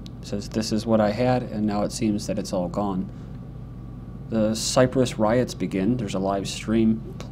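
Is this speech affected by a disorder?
No.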